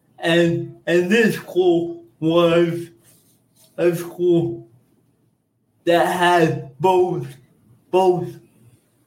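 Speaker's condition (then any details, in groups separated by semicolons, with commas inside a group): Cerebral palsy; mid-range severity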